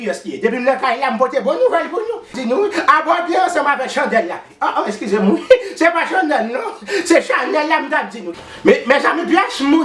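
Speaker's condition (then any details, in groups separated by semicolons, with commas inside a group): No condition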